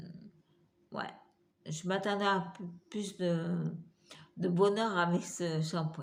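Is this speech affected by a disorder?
Yes: multiple sclerosis; uses wheelchair, trialling electric wheelchair.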